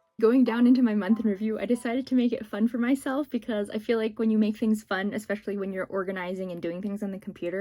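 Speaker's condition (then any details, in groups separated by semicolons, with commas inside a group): No condition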